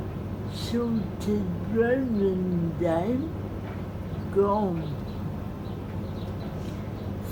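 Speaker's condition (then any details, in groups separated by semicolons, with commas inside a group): Cerebral palsy; spastic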